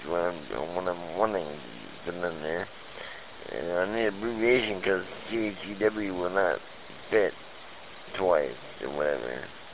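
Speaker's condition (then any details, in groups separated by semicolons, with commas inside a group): Speech impediment; hard for listeners with hearing impediments to understand unless careful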